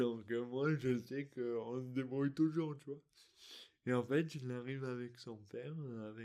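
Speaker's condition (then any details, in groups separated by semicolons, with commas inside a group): Dystonia; articulation difficulties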